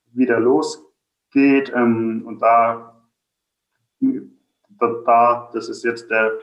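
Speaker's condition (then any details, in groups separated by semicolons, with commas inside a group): Stuttering; purely motor fluency disorder, severity varies by phase, several therapies and speech therapy without lasting audible improvement; frequent part-word and word repetitions, filler sounds throughout conversation; stuck on nearly every word in strong phases, silent blocks; repeated words, blocks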